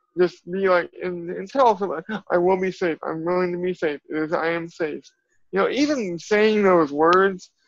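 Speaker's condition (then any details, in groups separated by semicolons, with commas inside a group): Cerebral palsy; from birth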